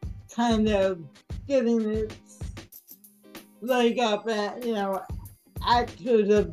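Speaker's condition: Cerebral palsy; mildly affects speaking and gait

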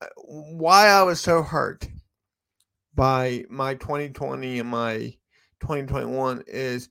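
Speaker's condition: Cerebral palsy

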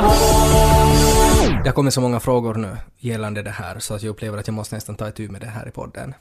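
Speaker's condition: No condition

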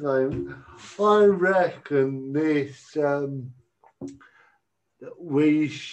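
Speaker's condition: Cerebral palsy; cerebral palsy from birth, uses walking stick, holding handheld mic prevents walking stick use on stage; speech sounds unusual, self-described as talking funny

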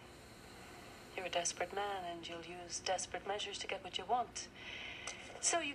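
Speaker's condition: No condition

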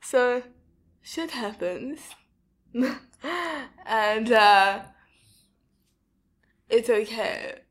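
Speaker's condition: Cerebral palsy; spastic quadriplegic cerebral palsy, wheelchair since age 3, electric wheelchair

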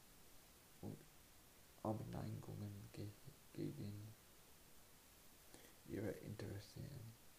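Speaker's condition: Cerebral palsy; invisible disability

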